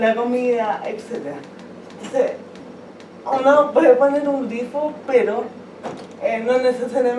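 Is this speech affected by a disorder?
Yes: cerebral palsy.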